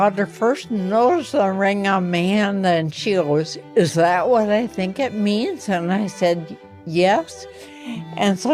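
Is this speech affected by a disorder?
Yes: ataxia; affects motor skills and voice.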